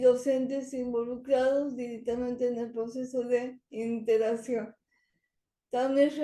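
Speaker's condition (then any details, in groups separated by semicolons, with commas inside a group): Cerebral palsy; speech not very good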